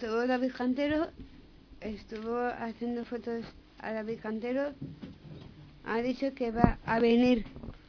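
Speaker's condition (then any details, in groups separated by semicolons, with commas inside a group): Down syndrome; reads news item aloud on live radio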